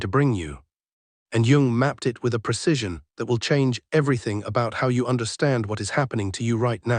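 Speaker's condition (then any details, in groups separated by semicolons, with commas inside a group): No condition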